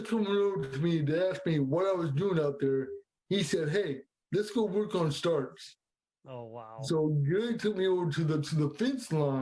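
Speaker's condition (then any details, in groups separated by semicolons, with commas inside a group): Cerebral palsy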